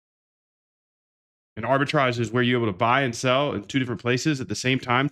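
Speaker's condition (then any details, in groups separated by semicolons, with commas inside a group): No condition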